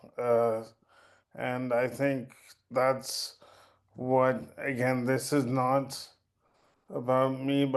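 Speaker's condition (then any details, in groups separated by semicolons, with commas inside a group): Cerebral palsy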